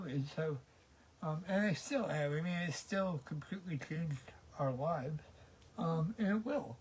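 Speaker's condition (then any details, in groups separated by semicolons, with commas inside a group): Cerebral palsy; present since birth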